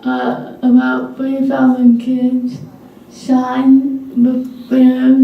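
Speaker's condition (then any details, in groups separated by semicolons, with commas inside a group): Cerebral palsy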